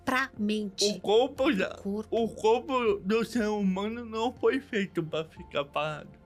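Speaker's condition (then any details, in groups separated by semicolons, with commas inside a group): Cerebral palsy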